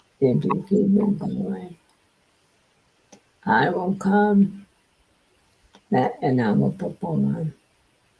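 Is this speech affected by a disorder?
Yes: multiple sclerosis.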